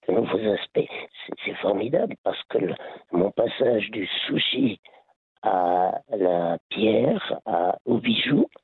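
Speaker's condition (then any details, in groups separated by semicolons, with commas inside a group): Laryngeal cancer; quit over 20 years ago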